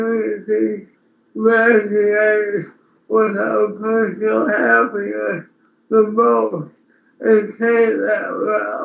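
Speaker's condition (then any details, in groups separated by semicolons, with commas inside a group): Speech impairment after birth surgery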